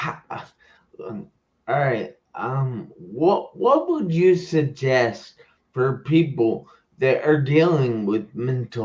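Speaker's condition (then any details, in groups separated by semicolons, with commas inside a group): Traumatic brain injury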